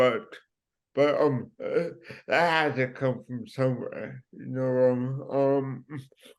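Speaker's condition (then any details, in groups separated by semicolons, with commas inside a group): Cerebral palsy; from birth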